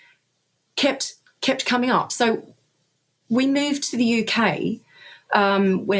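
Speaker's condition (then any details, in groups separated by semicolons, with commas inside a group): No condition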